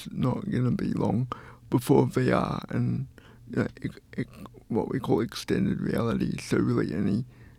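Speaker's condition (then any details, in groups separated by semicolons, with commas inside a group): Cerebral palsy; cerebral palsy from birth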